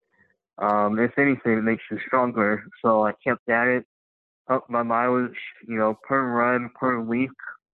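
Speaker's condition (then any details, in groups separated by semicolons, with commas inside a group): Cleft lip and palate; runner and triathlete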